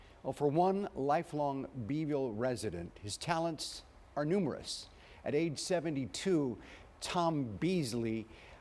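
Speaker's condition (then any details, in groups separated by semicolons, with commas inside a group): No condition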